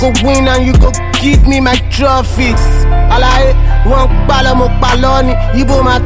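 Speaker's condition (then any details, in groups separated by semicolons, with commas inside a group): No condition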